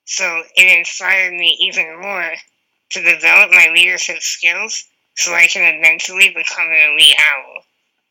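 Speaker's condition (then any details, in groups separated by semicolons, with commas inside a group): Spinal muscular atrophy; wheelchair user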